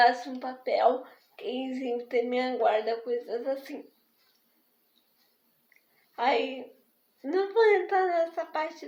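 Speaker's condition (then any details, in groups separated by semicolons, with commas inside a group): Spastic diplegic cerebral palsy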